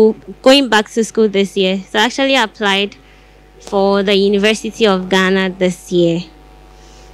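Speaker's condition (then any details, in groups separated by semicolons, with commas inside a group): No condition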